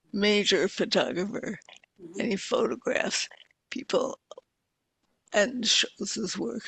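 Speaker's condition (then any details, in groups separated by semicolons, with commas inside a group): Multiple sclerosis; quadriplegic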